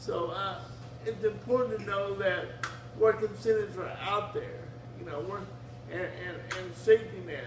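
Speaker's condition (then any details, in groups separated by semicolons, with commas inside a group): Cerebral palsy; wheelchair user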